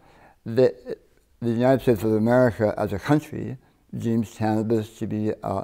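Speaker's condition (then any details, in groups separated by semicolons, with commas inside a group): Partial glossectomy for tongue cancer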